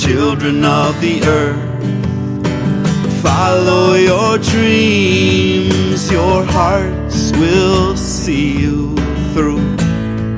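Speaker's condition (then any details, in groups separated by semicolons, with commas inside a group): No condition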